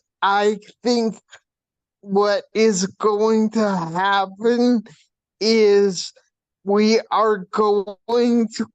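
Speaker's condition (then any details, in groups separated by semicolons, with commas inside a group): Brain shunt failure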